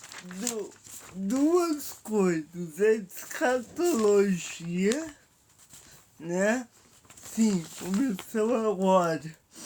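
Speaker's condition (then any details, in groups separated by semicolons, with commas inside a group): Paralysis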